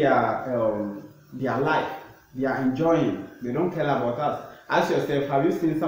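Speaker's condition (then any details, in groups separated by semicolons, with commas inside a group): No condition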